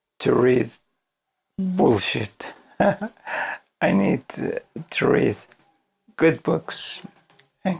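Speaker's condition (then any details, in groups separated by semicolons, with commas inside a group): ALS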